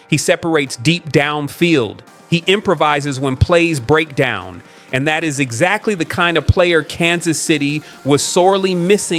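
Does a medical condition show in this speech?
No.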